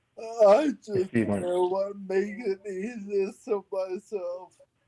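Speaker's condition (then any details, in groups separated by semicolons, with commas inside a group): Friedreich's ataxia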